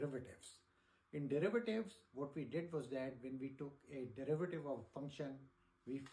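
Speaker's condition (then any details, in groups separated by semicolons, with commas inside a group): No condition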